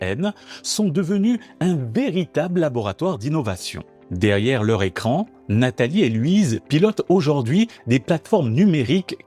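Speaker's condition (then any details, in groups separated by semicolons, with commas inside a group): No condition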